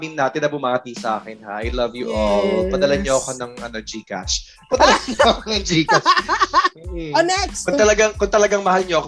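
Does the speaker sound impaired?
No.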